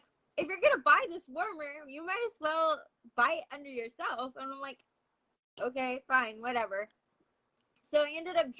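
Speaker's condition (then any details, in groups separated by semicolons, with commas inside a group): No condition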